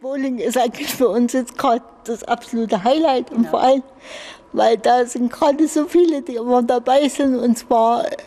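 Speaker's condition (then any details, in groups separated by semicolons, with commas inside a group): Infantile cerebral palsy; spastic form, childhood brain damage since birth, cramps, limitations in all areas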